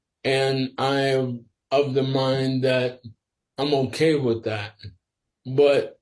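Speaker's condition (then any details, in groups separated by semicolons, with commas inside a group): Sporadic ALS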